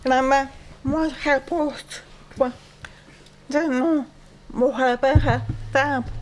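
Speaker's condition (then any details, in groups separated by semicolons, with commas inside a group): Deafness, uses hearing aid; profound deafness, wears simple hearing aid, declined cochlear implant; hears a little noise, understands a little with hearing aid; can speak, short fragmented phrases, guest Elodie Mercœur relays meaning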